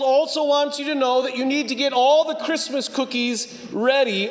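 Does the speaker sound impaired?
No.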